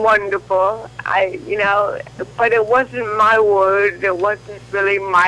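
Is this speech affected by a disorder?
Yes: cerebral palsy; from birth, leg spasticity.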